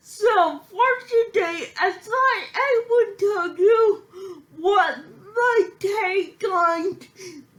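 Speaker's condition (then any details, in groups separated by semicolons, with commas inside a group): Physical speech impairment; hard for unfamiliar listeners, some names hard to pronounce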